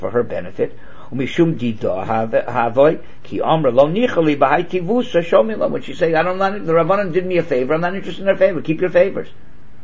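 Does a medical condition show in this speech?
No.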